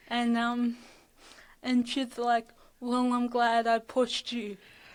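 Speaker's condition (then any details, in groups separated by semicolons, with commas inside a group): Cerebral palsy (athetoid); fatigue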